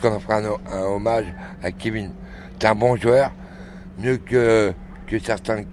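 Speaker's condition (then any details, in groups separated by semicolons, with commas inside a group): Throat cancer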